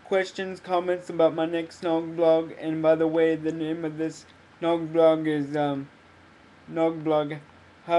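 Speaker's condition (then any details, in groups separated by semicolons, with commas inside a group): Cerebral palsy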